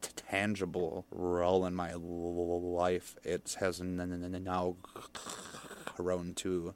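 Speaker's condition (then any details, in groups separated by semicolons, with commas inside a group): Stutter; stutter since childhood, at least age 8, physically bullied for it; no stutter when drunk from age 13, or high on stimulants after 24 hours awake; repeated sounds, prolonged sounds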